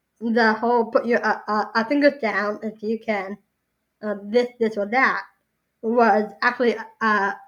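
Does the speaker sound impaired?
Yes: Down syndrome.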